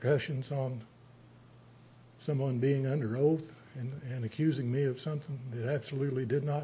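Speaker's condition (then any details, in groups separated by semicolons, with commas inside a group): Parkinson's disease, stage 3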